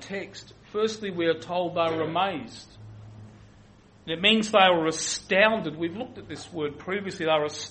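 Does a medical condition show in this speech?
No.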